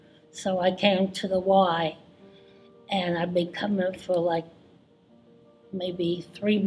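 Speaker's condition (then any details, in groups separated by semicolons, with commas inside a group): Parkinson's disease; on medication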